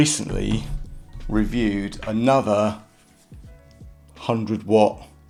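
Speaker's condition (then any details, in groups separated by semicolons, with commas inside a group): No condition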